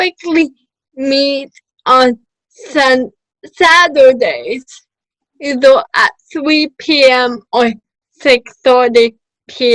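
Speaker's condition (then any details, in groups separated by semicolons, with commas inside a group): Cerebral palsy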